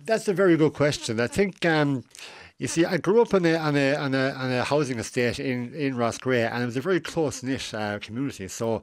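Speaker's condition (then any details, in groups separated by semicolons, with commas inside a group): Cleft lip and palate; failure of mouth and nose to align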